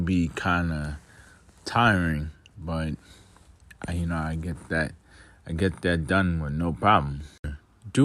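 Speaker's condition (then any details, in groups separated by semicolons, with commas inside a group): Multiple sclerosis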